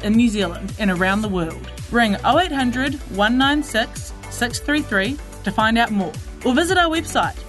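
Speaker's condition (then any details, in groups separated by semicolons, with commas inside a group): No condition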